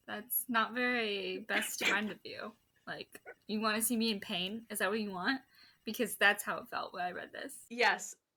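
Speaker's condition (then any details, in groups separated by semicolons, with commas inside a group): No condition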